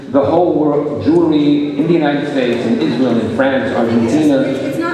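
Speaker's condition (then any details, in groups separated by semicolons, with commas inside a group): No condition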